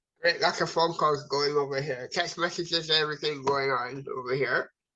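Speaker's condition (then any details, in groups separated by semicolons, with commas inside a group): Cerebral palsy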